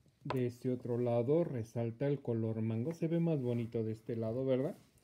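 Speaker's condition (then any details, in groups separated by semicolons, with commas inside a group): No condition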